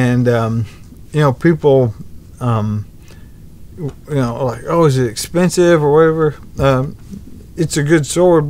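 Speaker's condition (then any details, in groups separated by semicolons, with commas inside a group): ALS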